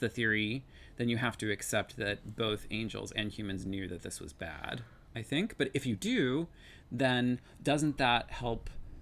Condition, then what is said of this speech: No condition.